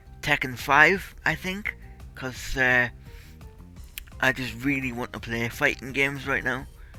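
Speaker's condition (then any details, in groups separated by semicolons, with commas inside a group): Cerebral palsy; tight muscles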